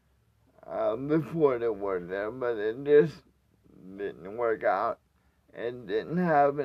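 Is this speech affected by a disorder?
Yes: cerebral palsy; wheelchair user.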